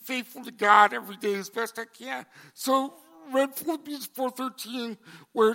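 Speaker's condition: Cerebral palsy; congenital

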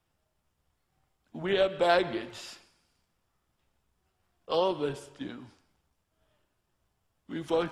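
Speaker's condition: Torsion dystonia; voice cannot be controlled

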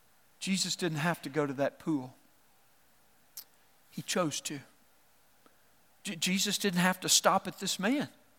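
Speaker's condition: No condition

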